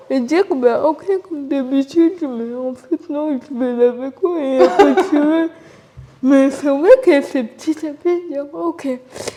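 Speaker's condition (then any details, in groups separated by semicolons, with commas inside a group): Cerebral palsy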